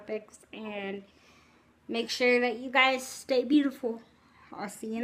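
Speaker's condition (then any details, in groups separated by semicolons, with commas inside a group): Cerebral palsy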